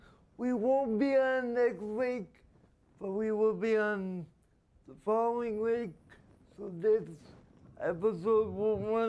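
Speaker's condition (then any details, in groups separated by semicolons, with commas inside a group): Spastic quadriplegia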